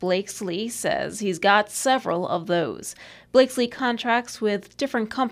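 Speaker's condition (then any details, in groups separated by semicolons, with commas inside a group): No condition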